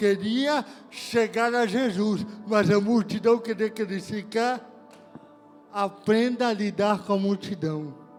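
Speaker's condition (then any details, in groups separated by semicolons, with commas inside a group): Cerebral palsy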